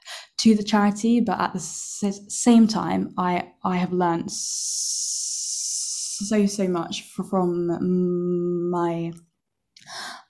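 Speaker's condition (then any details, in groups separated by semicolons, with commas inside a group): Stammer; onset with silent blocking, about 6 months saying nothing, McGuire program about 10 years ago; uses McGuire breathing technique, belt worn outside clothes as reminder to breathe deeply before speaking; stammer variable and changeable, began as silent blocks, relies on breathing technique; prolonged sounds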